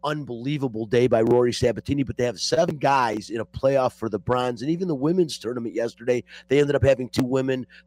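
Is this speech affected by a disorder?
No.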